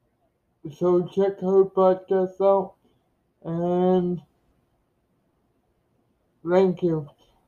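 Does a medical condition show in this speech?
Yes: cerebral palsy.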